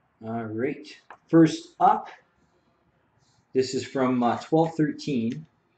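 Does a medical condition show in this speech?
No.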